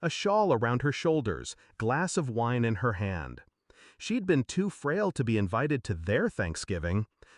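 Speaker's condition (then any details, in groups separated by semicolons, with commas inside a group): No condition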